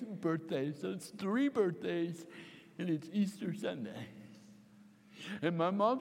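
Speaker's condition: Cerebral palsy, mild; walking regained through swimming and swim therapy

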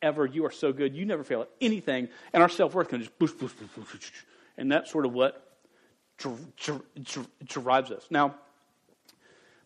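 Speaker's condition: Stuttering; still stutters, speaks in front of crowds despite stutter; blocks, gets stuck on own name and short words like a and and; repeated sounds

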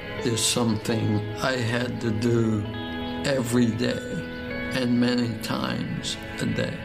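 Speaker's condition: ALS, speech-generating device

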